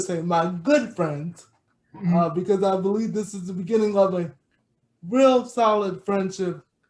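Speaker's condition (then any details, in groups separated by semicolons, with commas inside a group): Cerebral palsy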